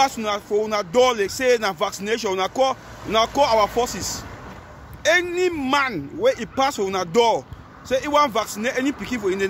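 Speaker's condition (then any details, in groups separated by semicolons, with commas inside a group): No condition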